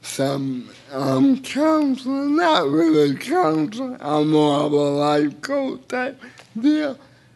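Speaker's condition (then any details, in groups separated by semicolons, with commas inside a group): Cerebral palsy; involuntary hand movements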